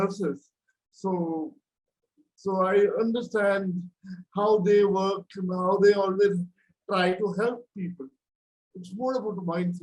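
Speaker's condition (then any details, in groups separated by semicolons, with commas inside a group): Cerebral palsy; from birth, four surgeries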